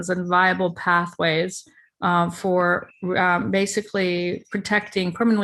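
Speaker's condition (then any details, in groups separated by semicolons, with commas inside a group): No condition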